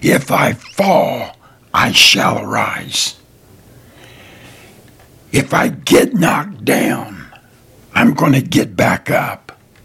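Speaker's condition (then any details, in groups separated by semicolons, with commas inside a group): Throat cancer, partial laryngectomy; 10 surgeries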